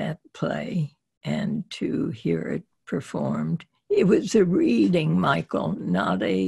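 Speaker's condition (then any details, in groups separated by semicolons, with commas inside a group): Spasmodic dysphonia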